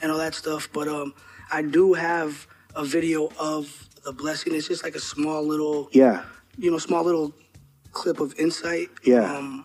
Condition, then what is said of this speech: Stuttering. Like, naturally, I talk with a stutter, bro.